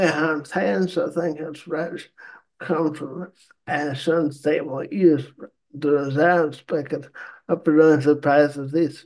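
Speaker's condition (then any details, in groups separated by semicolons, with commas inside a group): Cerebral palsy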